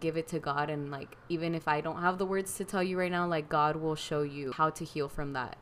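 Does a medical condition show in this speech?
No.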